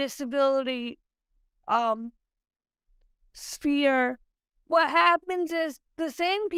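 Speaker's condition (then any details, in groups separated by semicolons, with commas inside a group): Cerebral palsy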